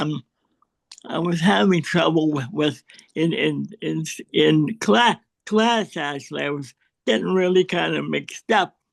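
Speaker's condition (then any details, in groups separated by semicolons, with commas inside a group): Cerebral palsy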